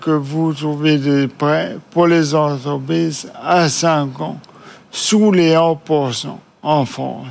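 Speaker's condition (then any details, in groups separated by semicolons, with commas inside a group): ALS (Charcot's disease); difficult voice, hard to hear, viewers may need to raise TV volume or switch channel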